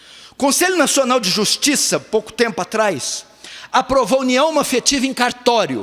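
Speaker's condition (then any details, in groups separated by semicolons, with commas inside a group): No condition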